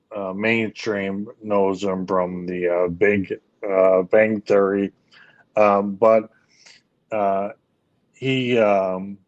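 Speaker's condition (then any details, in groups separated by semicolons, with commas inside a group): ALS; leg onset, later arm weakness; speech issues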